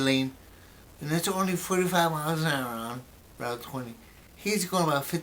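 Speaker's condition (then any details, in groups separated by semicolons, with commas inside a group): Brain injury; memory greatly affected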